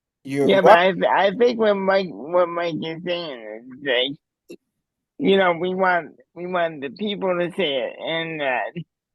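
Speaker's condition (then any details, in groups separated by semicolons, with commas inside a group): Cerebral palsy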